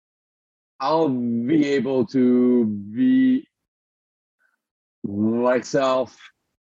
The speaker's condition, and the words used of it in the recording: Stuttering. So if you are listening to this right now, your internet is working just fine.